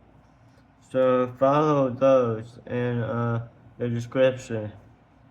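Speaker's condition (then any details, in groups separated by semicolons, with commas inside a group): Tongue cancer surgery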